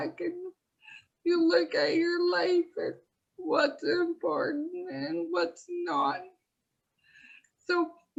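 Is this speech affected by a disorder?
Yes: ALS; pseudobulbar affect, hands contorted; about 8 months since diagnosis; speech affected.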